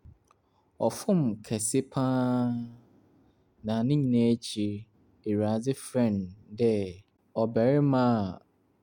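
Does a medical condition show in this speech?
No.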